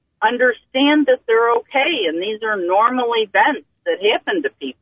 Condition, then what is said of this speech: None; typical speech.